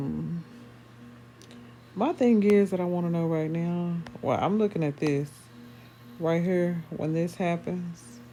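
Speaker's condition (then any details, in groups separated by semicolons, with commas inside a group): No condition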